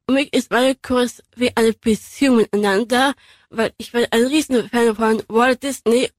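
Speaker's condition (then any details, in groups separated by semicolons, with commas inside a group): Down syndrome, Trisomie 21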